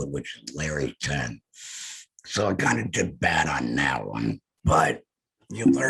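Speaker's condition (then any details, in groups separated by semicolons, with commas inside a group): Head and neck cancer; voice lost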